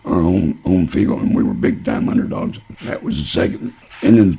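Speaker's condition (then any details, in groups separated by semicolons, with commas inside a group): Laryngeal cancer; later lesions in mouth and one on neck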